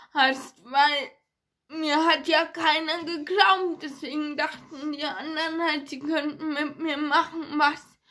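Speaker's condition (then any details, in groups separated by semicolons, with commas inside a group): Ataxia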